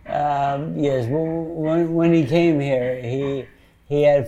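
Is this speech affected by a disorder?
Yes: Parkinson's disease; symptoms said less severe than another Parkinson's patient's, sometimes.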